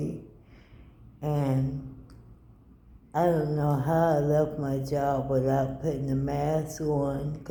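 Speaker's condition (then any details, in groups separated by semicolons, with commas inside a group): ALS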